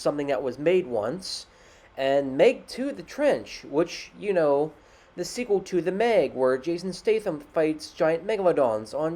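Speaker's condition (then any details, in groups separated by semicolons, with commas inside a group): No condition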